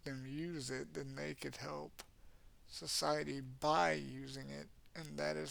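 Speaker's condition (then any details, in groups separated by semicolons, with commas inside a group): Cerebral palsy; has had speech therapy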